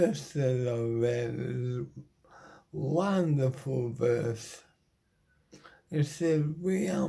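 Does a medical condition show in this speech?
Yes: motor neuron disease; terminal; body failing.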